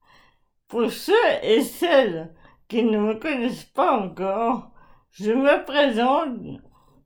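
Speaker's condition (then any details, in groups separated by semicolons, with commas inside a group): ALS (Charcot's disease); progressive muscle atrophy throughout body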